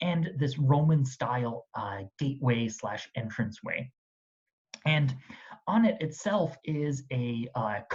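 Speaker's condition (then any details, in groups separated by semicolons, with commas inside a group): No condition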